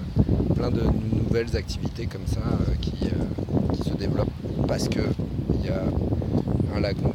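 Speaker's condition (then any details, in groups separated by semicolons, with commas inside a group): No condition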